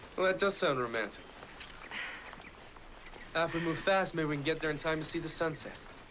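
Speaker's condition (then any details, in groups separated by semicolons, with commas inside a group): No condition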